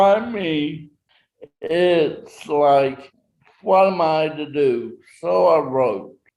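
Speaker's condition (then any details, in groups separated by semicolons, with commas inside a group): Traumatic brain injury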